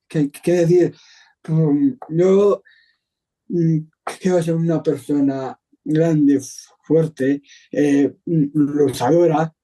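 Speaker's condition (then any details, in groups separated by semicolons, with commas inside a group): Down syndrome; Down syndrome from birth, genetic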